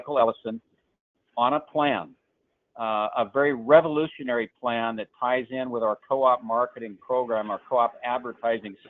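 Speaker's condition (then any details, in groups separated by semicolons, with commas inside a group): No condition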